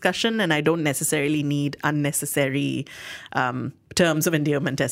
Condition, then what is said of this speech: No condition.